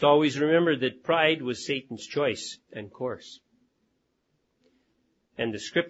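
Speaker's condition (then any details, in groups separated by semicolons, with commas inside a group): No condition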